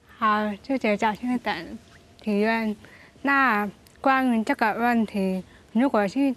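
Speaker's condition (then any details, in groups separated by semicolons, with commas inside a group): Hearing impairment; hearing impaired from childhood, hearing aids, mother's training in speech and lip-reading, deaf school one year; recent surgery for cochlear implant; oral speaker, learned speech and lip-reading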